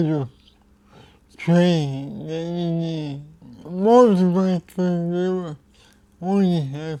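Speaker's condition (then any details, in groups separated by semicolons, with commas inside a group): Cerebral palsy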